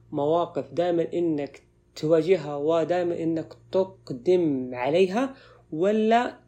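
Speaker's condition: Stuttering; broken, interrupted sounds, speaks naturally and spontaneously on podcast; prolonged sounds

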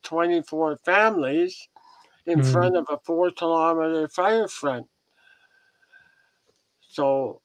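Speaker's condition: Head and neck cancer surgery; ongoing throat challenges

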